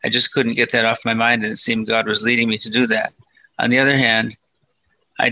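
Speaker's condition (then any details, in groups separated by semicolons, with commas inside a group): Parkinson's disease, mild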